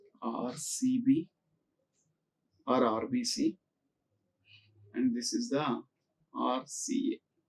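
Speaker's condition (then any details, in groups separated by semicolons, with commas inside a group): No condition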